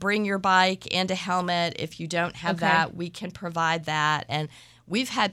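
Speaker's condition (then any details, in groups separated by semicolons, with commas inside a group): No condition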